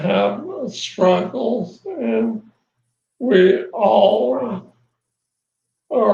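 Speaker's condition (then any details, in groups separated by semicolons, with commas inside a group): ALS; voice changed early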